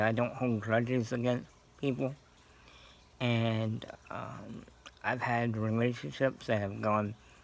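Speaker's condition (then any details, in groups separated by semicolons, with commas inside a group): Cerebral palsy; scoliosis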